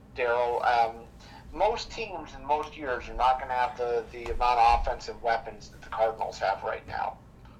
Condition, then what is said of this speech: None; typical speech.